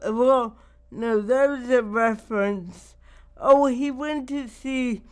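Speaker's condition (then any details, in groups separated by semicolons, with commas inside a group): Cerebral palsy; especially without yoga or exercise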